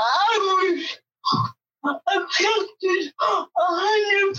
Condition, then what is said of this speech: Cerebral palsy. I think it was the speech impairment.